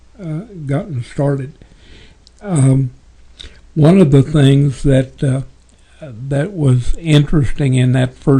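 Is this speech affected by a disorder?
Yes: Parkinson's; tremors as early symptom.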